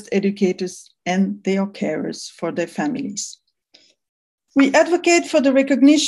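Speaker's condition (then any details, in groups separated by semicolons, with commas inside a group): No condition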